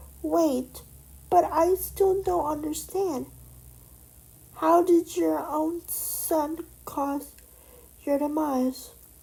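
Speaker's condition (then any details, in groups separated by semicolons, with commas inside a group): Cerebral palsy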